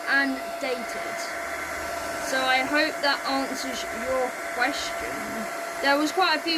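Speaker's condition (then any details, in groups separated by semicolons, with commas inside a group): No condition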